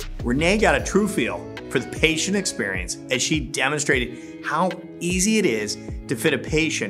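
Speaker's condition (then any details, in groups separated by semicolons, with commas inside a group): No condition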